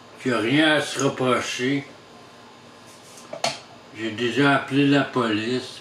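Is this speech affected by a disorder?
Yes: traumatic brain injury; surgery.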